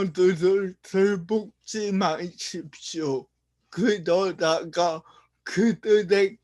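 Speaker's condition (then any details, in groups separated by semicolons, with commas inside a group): Brain lesion disability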